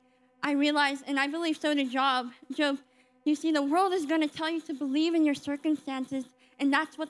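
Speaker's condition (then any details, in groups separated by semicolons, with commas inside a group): Cleft lip and palate; 38 surgeries since birth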